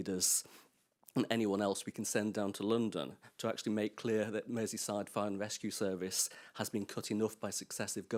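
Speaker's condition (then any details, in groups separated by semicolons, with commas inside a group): No condition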